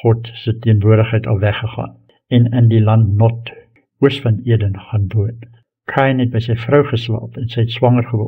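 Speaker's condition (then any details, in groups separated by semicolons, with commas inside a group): No condition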